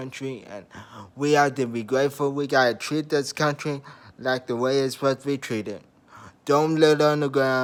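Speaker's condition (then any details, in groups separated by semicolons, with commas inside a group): Traumatic brain injury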